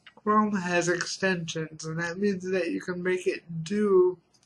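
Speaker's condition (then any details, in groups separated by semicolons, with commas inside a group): Cerebral palsy; reliable voice, uses voice control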